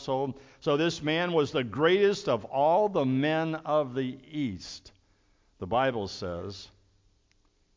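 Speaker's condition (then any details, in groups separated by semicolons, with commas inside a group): No condition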